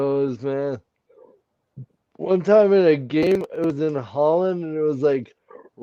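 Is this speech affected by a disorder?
Yes: cerebral palsy.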